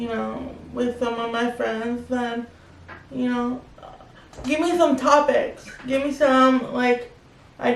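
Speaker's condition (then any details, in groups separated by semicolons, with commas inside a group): Spastic quadriplegic cerebral palsy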